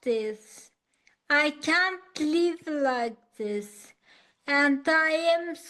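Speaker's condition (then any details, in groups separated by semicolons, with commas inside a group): Acquired ataxia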